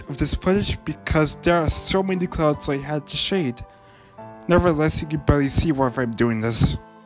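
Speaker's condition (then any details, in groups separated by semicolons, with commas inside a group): No condition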